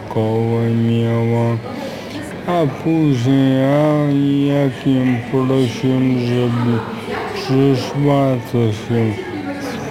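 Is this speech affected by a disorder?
Yes: aphasia; acquired after accident, severe brain injury, prolonged unconsciousness, 1% survival odds, whole body paralysed after waking; age 39, right-sided weakness, walks with crutch, pool treatments at Lądek-Zdrój, earlier rehabilitation in Konstancin; no speech for about five years after regaining consciousness.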